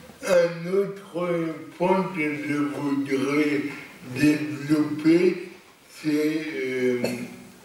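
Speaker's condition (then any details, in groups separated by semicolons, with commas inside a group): Cerebral palsy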